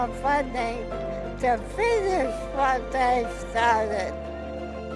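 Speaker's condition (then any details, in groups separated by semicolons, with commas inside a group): ALS; still moving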